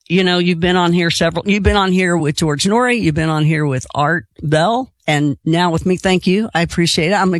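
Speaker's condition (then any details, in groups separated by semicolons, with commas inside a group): No condition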